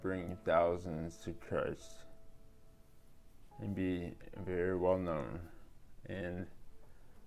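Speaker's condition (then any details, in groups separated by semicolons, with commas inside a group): Traumatic brain injury; about 8 years since injury; could not talk for a period after injury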